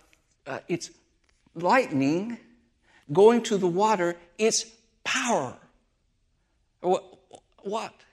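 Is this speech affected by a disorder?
Yes: aphasia after stroke; massive stroke, adult onset, one week comatose, numb hand, aphasia affecting talking, reading, writing, singing; just over 7 years since stroke; could not talk, read or write at first, friend helped with talking, hard to memorize, halting telegraphic sentences.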